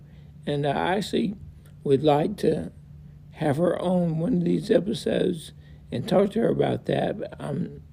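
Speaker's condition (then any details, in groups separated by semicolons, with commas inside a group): Multiple system atrophy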